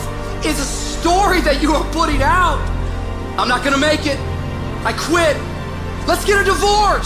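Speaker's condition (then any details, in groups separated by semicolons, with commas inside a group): No condition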